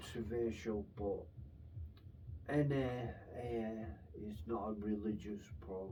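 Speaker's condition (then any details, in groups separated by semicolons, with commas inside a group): Brain infection with surgery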